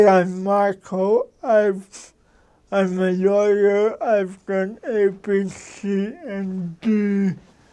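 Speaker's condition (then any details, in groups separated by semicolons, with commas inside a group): Cerebral palsy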